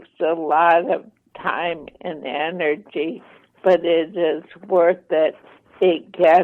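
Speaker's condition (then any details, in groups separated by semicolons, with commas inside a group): ALS, mild; voice slightly impaired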